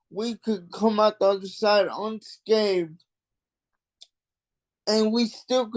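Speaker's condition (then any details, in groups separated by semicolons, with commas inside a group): Cerebral palsy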